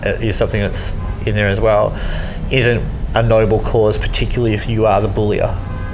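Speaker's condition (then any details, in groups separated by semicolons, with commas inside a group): Cleft lip and palate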